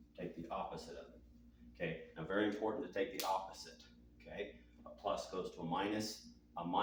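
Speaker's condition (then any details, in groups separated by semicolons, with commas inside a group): No condition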